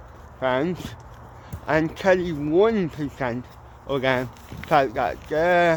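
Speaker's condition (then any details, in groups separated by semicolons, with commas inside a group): Cerebral palsy, ataxic, mild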